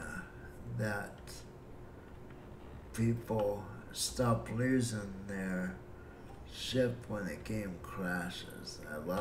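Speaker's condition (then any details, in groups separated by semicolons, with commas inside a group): Cerebral palsy; breathing fine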